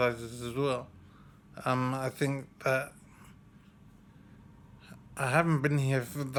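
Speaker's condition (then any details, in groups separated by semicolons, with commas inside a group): Severe brain injury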